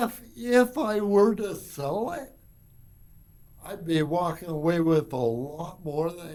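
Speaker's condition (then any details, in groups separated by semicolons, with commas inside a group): Cerebral palsy; from birth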